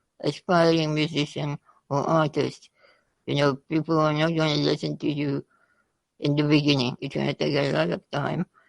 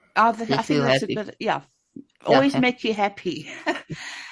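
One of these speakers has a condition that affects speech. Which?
The first: spinal muscular atrophy type 2; type 2, progressive, severe disability; weakening over time.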